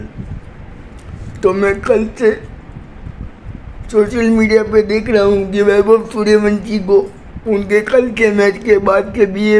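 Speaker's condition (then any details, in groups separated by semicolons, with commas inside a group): Cerebral palsy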